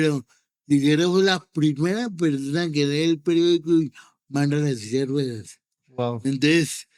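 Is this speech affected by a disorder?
Yes: cerebral palsy.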